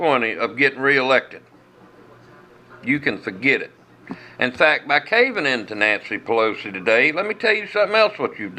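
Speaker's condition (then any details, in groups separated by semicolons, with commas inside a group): No condition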